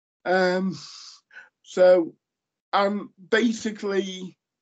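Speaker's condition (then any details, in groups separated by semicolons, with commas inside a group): Cerebral palsy; lifelong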